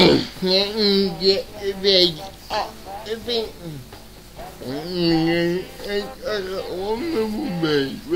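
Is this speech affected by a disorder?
Yes: cerebral palsy.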